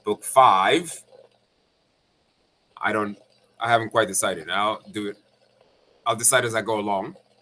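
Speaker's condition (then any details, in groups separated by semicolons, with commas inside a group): No condition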